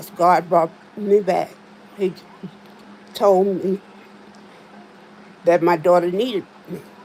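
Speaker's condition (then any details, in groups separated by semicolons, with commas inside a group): Spinal neurosarcoidosis; previously ventilated in ICU, then could not feed or groom; some trouble speaking after ICU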